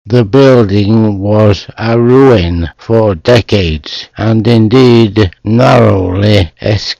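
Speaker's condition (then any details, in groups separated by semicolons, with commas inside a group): Motor neuron disease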